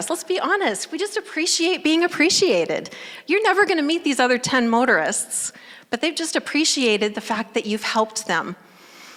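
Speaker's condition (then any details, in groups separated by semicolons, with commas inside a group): No condition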